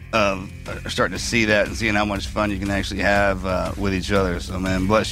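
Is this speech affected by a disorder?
No.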